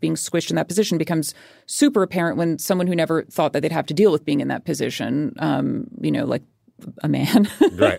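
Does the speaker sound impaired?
No.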